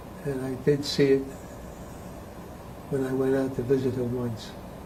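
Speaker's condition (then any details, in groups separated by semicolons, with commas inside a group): Parkinson's disease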